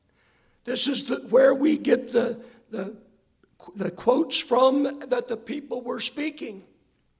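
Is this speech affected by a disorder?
Yes: hoarseness after vocal cord surgery; earlier doctor attributed voice problem to aging, sought second opinion; post-surgery check few days ago, surgeon says vocal cords look much better, straight lines; hard for listeners to hear, not smooth.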